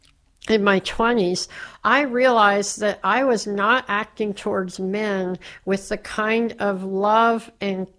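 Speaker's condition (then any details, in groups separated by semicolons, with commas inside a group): Cleft palate; speech impediment while growing up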